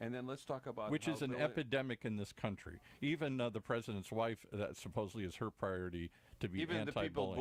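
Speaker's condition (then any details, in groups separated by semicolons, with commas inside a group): No condition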